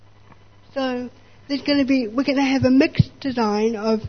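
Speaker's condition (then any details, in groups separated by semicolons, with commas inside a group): Spastic cerebral palsy; born 24 weeks premature, not from lack of oxygen, multiple corrective procedures, mixed success; muscular tiredness and weakness, fluctuating fatigue, subtle learning deficits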